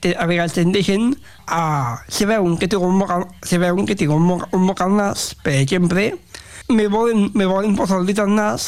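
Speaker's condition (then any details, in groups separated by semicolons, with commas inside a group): Down syndrome; very talkative, expresses self in own way and own words, dislikes being corrected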